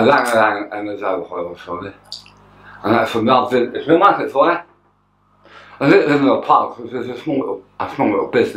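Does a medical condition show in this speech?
Yes: tongue cancer; half tongue removed.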